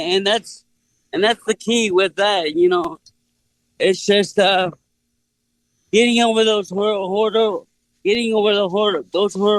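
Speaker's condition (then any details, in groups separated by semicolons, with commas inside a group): Cerebral palsy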